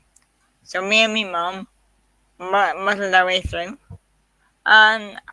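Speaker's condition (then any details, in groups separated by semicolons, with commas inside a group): Quadriplegic cerebral palsy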